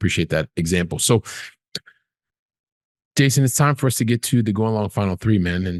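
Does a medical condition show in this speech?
No.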